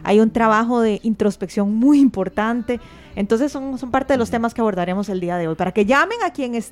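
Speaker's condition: No condition

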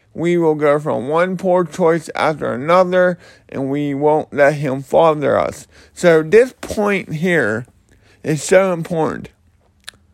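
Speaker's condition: Cerebral palsy; slurred speech

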